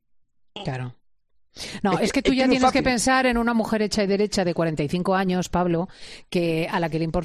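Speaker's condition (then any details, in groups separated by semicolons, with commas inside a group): No condition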